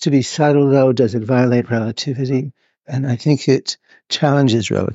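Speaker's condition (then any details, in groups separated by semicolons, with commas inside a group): Parkinson's; hidden in early stages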